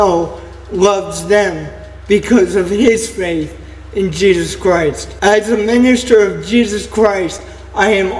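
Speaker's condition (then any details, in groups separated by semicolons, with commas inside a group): Cerebral palsy; only one hand usable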